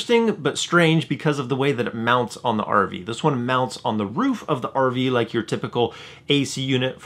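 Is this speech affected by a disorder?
No.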